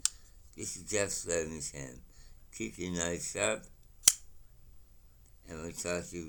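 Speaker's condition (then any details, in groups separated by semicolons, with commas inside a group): Mouth cancer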